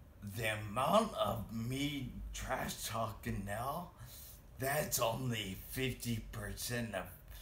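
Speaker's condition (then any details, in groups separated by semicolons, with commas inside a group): Traumatic brain injury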